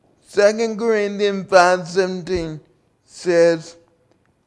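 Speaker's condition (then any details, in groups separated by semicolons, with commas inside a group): Cerebral palsy; from birth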